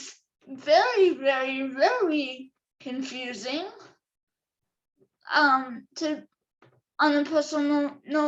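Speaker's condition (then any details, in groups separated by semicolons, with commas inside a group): Cerebral palsy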